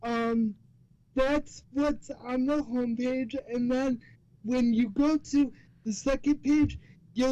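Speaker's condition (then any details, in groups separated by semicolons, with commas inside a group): Cerebral palsy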